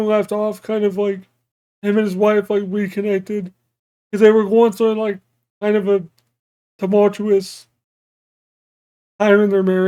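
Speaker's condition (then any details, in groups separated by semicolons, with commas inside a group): Cerebral palsy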